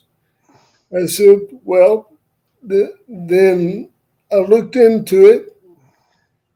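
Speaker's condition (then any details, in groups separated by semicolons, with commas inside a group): Cerebral palsy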